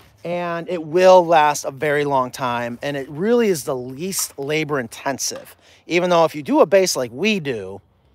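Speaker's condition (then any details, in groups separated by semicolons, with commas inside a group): No condition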